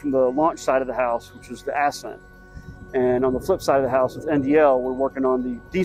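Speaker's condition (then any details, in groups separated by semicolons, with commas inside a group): No condition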